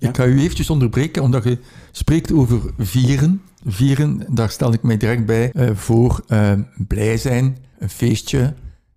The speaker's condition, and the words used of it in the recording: None; typical speech.